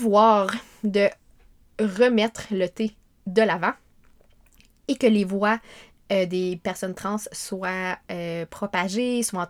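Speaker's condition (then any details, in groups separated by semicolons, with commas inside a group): Stuttering; meditation practice for some years, found helpful; prolonged sounds, blocks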